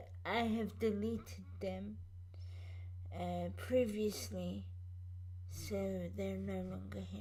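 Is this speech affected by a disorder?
Yes: cerebral palsy.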